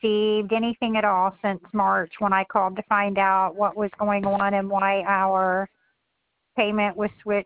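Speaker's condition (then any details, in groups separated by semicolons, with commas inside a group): No condition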